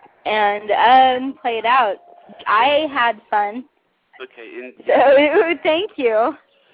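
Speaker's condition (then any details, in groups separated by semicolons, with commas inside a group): Cerebral palsy; stutters from speech muscle spasms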